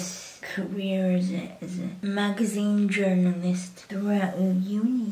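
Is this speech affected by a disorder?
Yes: cerebral palsy.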